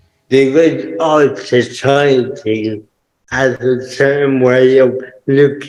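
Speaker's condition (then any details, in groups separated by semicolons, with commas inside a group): Cerebral palsy; permanent wheelchair user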